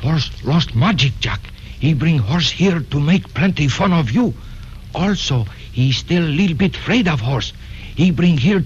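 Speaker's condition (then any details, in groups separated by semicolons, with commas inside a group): No condition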